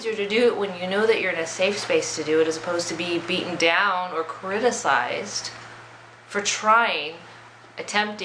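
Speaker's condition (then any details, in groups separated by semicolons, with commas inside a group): No condition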